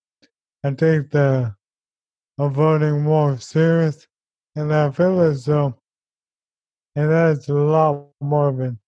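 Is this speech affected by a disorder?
Yes: ALS; young onset, progressive neurodegenerative, speech and eventually breathing.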